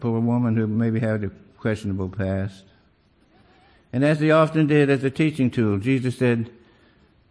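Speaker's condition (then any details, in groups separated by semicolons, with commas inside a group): Parkinson's disease; impaired balance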